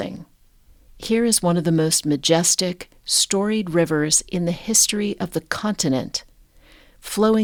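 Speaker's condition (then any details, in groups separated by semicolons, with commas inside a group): No condition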